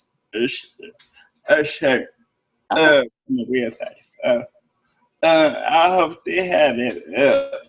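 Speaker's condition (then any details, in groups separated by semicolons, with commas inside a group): Cerebral palsy; speech therapy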